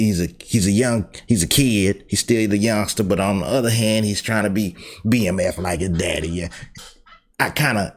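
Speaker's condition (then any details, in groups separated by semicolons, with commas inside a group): No condition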